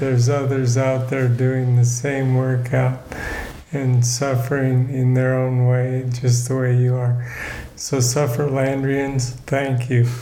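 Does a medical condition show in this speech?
Yes: Parkinson's disease; still cycling, balance problems, reduced control of body functions, tasks take much longer.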